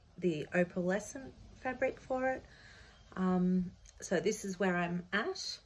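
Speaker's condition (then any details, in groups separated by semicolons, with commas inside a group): No condition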